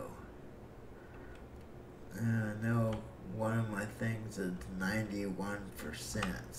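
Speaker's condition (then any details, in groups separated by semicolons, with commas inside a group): Cerebral palsy; breathing fine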